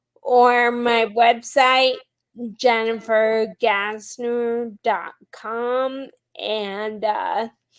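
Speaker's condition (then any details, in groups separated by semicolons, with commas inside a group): Friedreich's ataxia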